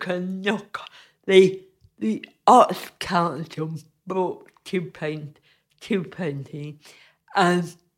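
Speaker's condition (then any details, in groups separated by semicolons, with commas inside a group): Cerebral palsy; from birth, frequent loss of balance, careful movement needed, physically affects creating art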